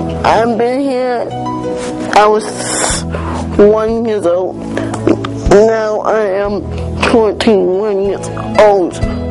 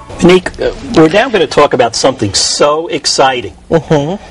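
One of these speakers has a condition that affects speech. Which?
The first: cerebral palsy.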